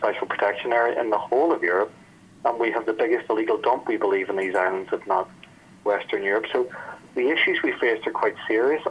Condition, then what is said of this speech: None; typical speech.